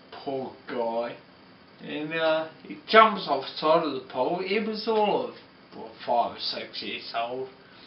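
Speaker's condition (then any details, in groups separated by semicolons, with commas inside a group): Multiple sclerosis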